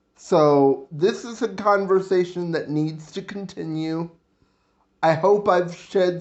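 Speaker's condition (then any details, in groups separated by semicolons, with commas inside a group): Cerebral palsy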